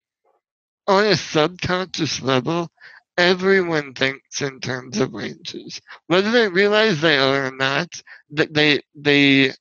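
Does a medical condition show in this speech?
Yes: spinal muscular atrophy; wheelchair user.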